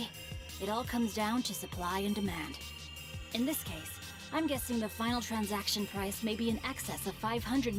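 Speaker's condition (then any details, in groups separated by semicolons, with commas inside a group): No condition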